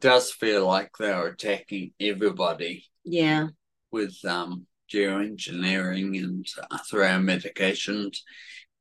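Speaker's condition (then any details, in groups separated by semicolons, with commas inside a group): Cerebellar atrophy, genetic; speech affected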